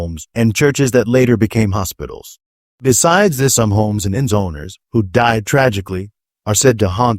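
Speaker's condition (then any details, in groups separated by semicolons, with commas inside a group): No condition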